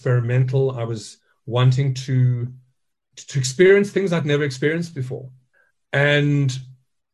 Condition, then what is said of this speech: Stuttering. And we built in a joke about the fact that I have a speech impediment into the dialogue.